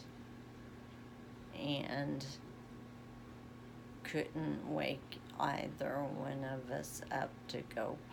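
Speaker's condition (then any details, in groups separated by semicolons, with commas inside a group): Essential tremor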